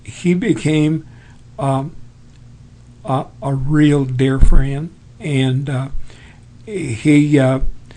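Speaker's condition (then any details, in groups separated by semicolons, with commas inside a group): Parkinson's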